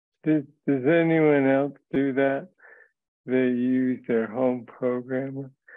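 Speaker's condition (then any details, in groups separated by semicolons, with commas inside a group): Parkinson's disease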